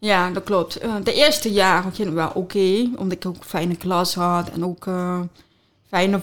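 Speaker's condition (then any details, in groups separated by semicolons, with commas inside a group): Deafness with cochlear implant, congenital; speech therapy to practise speech, says speaks very well now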